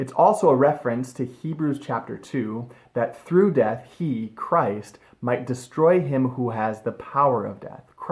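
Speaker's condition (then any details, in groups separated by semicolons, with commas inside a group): No condition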